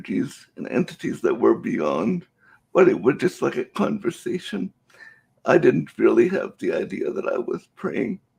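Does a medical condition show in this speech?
Yes: cerebral palsy.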